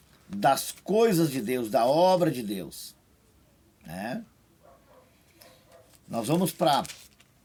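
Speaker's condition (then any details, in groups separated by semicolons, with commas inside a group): No condition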